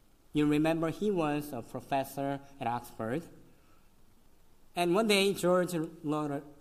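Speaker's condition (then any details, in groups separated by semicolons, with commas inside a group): Cleft lip and palate; congenital, severe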